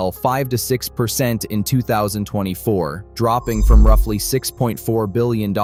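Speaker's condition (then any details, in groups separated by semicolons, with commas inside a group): No condition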